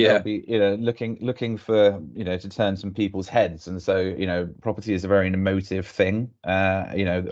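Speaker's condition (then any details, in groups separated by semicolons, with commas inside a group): No condition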